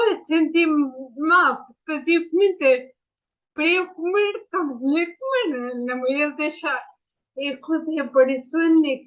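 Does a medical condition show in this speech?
Yes: ataxia after brain injury.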